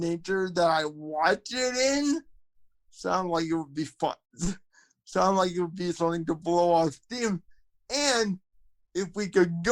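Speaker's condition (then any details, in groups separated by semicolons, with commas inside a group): Cerebral palsy, spastic quadriplegia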